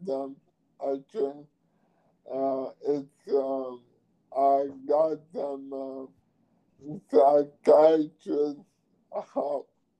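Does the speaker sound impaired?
Yes: ALS; diagnosed at age 27; voice box going, slurred speech, speaks very slowly, hard to hear.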